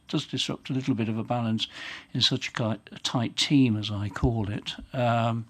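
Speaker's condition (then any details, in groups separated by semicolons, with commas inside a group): No condition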